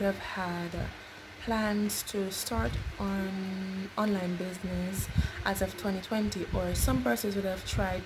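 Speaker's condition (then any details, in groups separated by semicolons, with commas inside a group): No condition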